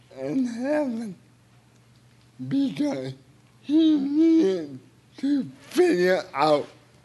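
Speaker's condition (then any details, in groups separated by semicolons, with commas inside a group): Cerebral palsy; speech a little unclear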